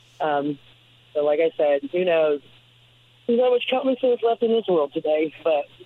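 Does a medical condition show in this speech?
No.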